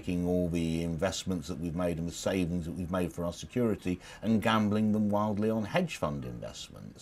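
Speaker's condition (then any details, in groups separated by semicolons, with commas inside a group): No condition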